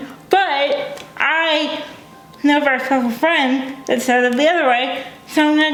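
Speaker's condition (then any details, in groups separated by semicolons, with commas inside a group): Cerebral palsy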